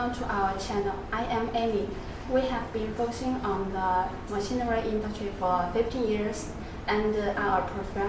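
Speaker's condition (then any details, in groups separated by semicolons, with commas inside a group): No condition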